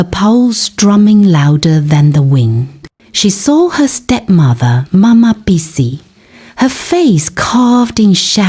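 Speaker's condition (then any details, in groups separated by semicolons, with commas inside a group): No condition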